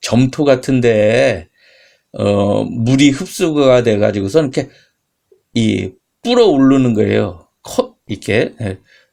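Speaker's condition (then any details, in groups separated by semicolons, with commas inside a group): No condition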